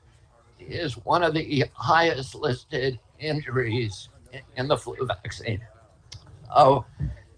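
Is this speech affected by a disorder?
Yes: spasmodic dystonia; spasmodic dystonia onset at age 42.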